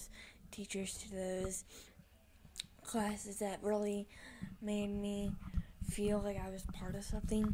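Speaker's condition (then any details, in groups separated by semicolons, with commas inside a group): Cerebral palsy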